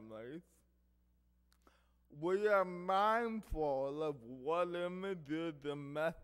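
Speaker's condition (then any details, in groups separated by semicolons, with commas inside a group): Cerebral palsy; affects hearing and speech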